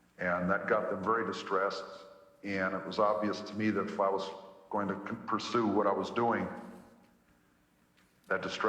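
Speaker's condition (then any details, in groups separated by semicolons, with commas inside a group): No condition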